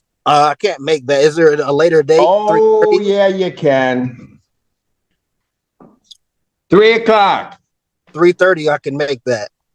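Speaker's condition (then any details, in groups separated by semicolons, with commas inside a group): No condition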